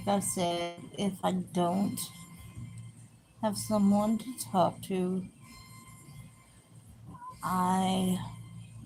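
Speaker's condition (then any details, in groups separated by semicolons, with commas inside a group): Cerebral palsy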